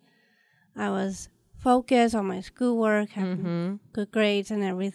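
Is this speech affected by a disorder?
Yes: Down syndrome; also hard time breathing.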